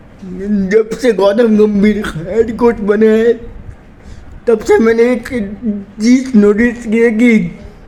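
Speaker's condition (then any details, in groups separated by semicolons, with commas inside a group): Cerebral palsy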